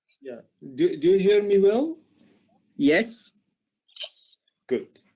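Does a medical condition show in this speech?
No.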